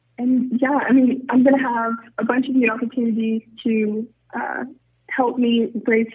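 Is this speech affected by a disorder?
No.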